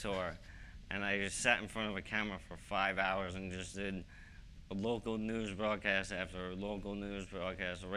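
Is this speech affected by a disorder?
Yes: ALS; young-adult onset.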